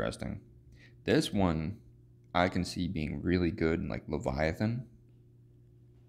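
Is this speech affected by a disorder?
No.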